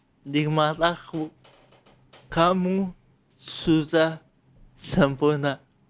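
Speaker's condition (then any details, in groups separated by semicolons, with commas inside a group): Cerebral palsy; from birth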